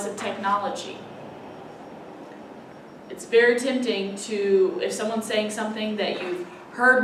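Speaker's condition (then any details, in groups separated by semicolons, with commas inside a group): No condition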